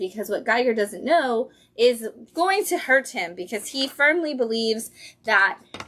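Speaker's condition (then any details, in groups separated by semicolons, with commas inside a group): No condition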